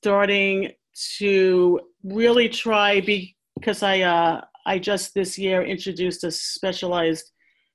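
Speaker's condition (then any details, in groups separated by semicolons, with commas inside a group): Stuttering; person who stutters, personal experience of stuttering, involved in support groups for adults who stutter; earlier felt speech not fluent enough to specialize in stuttering therapy; repeated sounds, prolonged sounds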